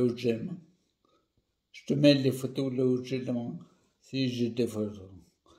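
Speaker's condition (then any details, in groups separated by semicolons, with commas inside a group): Primary progressive multiple sclerosis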